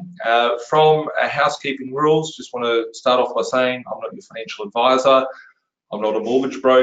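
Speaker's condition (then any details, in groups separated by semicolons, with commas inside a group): No condition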